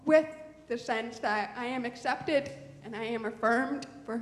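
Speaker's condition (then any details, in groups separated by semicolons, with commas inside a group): Deafness; born deaf, profound hearing loss, some cochlear hair cells left but insufficient, cochlear implant chosen by doctor father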